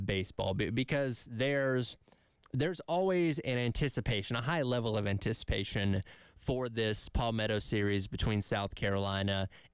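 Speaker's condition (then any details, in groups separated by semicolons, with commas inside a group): No condition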